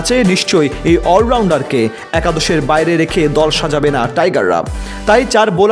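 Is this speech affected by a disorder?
No.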